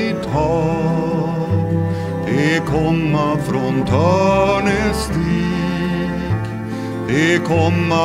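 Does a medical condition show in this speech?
No.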